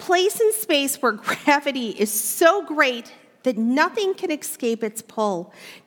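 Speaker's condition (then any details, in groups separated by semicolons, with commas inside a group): No condition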